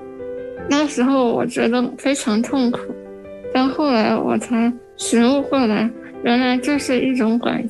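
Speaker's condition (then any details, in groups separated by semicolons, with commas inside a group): Spinal muscular atrophy, severe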